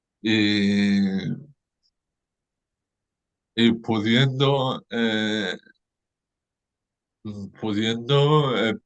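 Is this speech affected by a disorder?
Yes: cerebral palsy.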